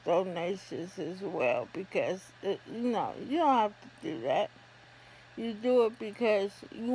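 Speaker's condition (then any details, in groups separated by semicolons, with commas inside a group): ALS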